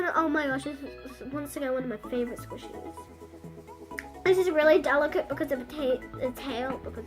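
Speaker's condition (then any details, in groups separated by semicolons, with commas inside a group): No condition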